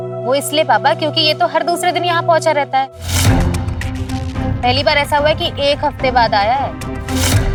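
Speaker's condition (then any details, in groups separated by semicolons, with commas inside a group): No condition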